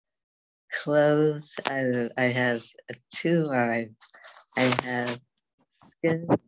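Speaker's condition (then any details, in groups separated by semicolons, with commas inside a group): Dystonia; affects walking and speech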